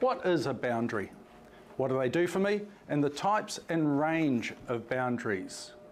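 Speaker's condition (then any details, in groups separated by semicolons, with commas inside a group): No condition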